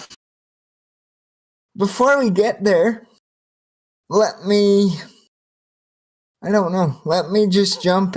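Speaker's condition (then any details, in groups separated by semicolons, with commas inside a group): Cerebral palsy, spastic quadriplegia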